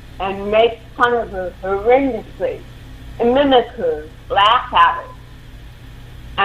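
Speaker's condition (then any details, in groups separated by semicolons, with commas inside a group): Cerebral palsy; involuntary movements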